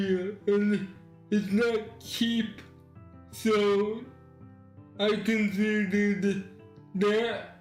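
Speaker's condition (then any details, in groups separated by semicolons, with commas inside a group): Cerebral palsy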